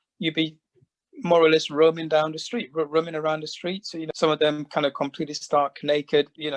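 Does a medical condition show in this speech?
No.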